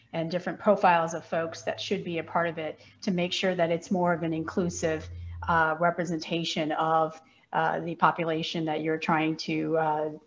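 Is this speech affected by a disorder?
No.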